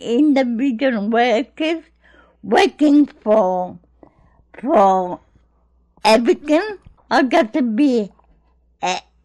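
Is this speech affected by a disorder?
Yes: cerebral palsy; cerebral palsy since birth, born in Greece.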